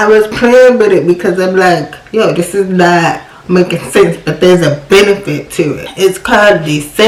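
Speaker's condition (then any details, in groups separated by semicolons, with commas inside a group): Cerebral palsy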